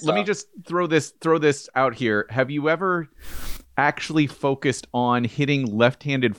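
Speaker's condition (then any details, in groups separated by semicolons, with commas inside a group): No condition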